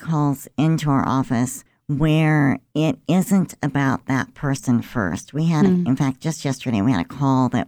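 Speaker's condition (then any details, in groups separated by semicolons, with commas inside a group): Cleft lip and palate; present since birth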